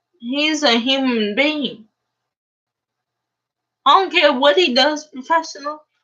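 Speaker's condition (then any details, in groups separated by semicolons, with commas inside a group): Cerebral palsy; uses a wheelchair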